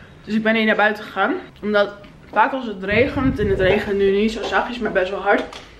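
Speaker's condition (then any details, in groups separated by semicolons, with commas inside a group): No condition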